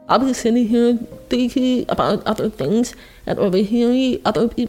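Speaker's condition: Born deaf; congenital profound, hearing aids, cochlear implant left ear via skull surgery, listening therapist every two weeks; learned to speak growing up, listeners must focus closely on voice

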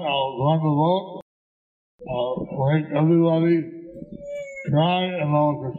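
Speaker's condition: Stroke with facial paralysis

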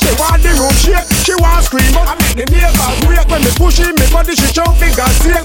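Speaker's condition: No condition

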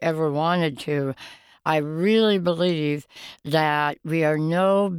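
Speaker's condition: Oral cancer, half tongue removed, partial glossectomy; half tongue and part jaw removed

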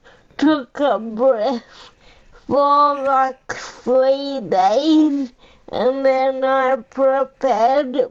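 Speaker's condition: Cerebral palsy; uses a power chair; 45 years old

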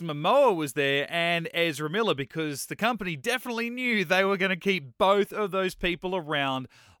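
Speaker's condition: No condition

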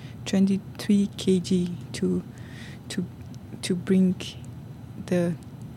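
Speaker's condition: Stutter, mild; slight stutter; speaking takes time, non-native English speaker, speaks own language and Hindi; repeated words, prolonged sounds

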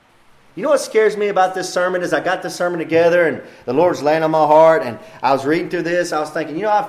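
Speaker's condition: No condition

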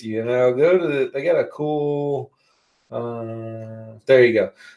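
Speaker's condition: No condition

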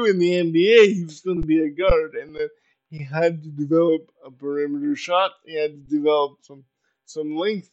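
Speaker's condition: Cerebral palsy; very poor balance

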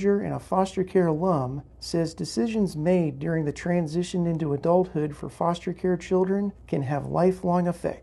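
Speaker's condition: No condition

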